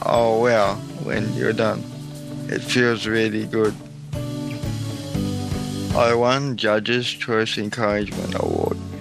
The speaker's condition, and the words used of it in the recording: Cerebral palsy. Cerebral palsy affects the left side of my body, the way I talk and my balance.